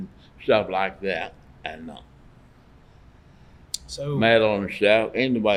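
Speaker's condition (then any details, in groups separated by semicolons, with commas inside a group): Parkinson's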